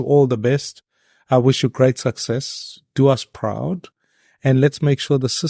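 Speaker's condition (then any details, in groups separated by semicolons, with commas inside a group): No condition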